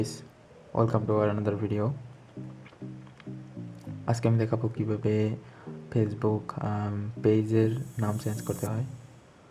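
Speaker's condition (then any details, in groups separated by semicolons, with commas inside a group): No condition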